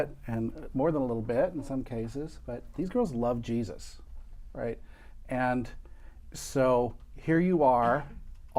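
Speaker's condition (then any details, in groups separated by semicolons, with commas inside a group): No condition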